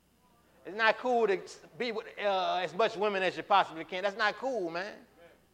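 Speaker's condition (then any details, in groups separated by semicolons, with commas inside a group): No condition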